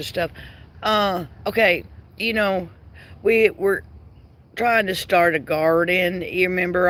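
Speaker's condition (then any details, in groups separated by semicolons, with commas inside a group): No condition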